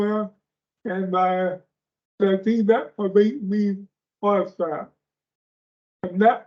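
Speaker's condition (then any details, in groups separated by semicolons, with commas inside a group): Speech impairment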